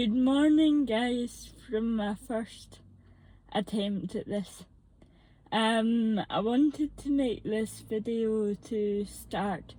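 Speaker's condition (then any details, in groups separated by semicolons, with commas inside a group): Cerebral palsy, mixed, moderate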